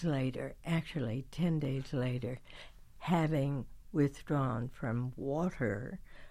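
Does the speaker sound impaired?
Yes: spasmodic dysphonia; neurological, basal ganglia signals vocal cords to clamp down inappropriately, onset about age 50; still receiving periodic botulinum toxin injections into vocal cords; voice previously lost, voice not smooth.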